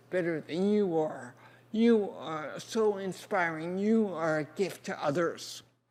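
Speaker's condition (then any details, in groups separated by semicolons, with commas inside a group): Cerebral palsy; from birth, turned feet treated with braces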